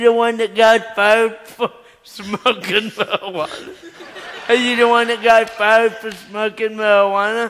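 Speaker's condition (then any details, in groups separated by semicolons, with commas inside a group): Cerebral palsy; arm paralysis with muscle contraction, uses left hand only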